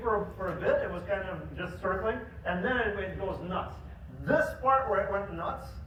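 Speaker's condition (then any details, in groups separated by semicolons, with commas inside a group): No condition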